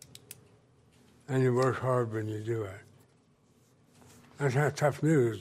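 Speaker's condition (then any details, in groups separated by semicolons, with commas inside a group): Parkinson's disease; about 8 years in Southwest Parkinson's Fitness Program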